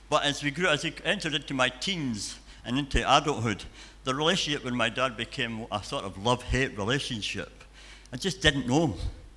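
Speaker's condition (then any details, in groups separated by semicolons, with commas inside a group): Cleft palate and cleft lip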